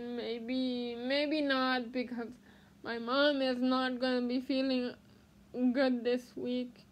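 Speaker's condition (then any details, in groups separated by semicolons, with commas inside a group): Cerebral palsy; spasticity, baclofen pump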